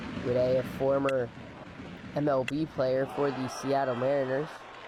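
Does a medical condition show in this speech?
No.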